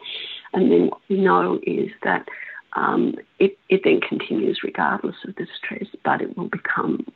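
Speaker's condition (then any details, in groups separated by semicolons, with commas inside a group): Spasmodic dysphonia; onset about 16 years ago, saw ear nose and throat specialist, diagnosed after over 12 months; about 16 years since onset, persistent with treatment, uses strategies to short-circuit spasms; words disappear like bad phone reception, bits of words lost, holds voice box, cough or hiccup resets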